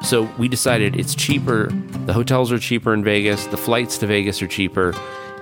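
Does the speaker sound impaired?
No.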